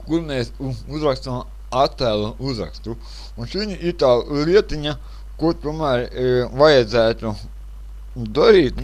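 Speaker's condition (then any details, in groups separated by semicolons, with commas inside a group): Cerebral palsy; since birth; speech not very clear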